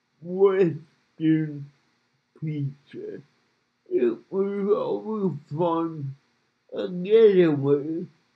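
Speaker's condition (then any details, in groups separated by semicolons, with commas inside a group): Cerebral palsy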